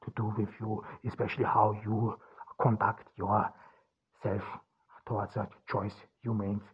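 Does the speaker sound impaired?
Yes: stuttering; cause unknown, only one in family who stutters, german mother tongue, born in austria; seen as an obstacle to recording audiobooks; here blocks.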